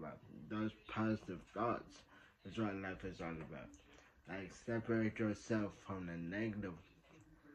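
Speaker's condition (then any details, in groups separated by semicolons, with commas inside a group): Traumatic brain injury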